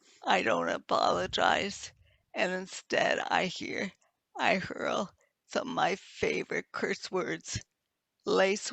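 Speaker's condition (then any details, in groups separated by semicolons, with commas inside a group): Multiple sclerosis; quadriplegic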